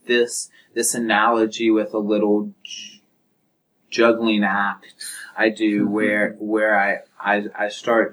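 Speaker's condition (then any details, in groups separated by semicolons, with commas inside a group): Stuttering; present for at least 10 to 12 years, speaking practice through Toastmasters, National Stuttering Association, TESA; severe stuttering; repeated words, prolonged sounds, blocks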